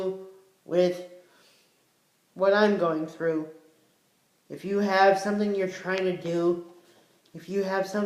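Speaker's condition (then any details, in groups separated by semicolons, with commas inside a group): Cerebral palsy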